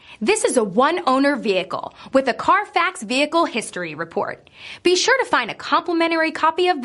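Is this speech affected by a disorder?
No.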